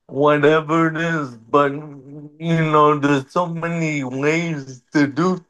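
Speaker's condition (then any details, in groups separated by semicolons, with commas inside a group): Cerebral palsy; wheelchair over the years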